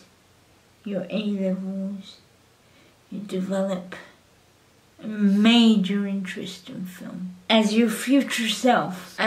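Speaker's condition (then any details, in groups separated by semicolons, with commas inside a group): Cerebral palsy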